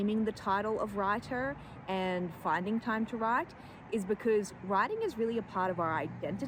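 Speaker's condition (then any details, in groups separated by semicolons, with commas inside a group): No condition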